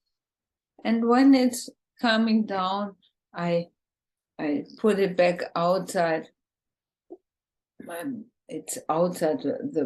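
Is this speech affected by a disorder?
Yes: ALS, bulbar form, bulbar onset.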